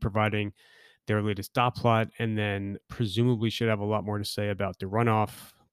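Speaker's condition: No condition

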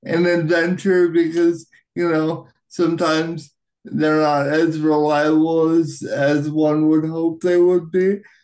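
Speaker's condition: Cerebral palsy, right-sided high tone

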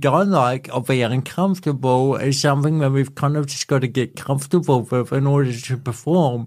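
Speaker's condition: Cerebral palsy; speech impediment, voice affected

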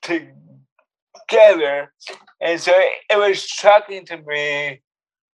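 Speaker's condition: Cerebral palsy; cerebral palsy since birth

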